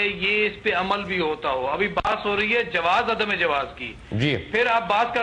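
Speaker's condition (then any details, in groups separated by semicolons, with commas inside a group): No condition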